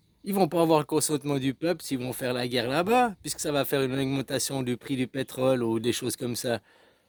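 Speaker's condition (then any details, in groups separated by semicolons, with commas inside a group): No condition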